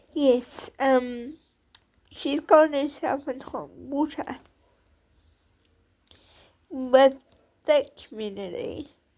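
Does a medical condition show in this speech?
Yes: cerebral palsy.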